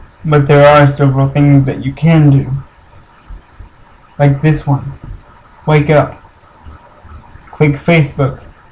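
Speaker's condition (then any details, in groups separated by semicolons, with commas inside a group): Cerebral palsy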